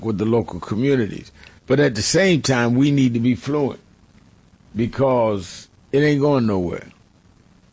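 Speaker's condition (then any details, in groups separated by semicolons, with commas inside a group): No condition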